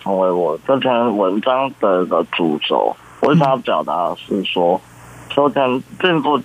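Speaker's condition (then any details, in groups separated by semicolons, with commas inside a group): Congenital muscular dystrophy; present from birth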